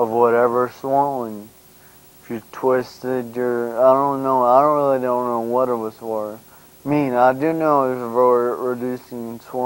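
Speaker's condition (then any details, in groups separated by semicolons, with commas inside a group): Brain injury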